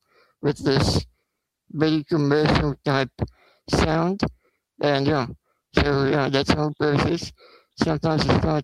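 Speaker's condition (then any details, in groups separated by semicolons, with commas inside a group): Spinal muscular atrophy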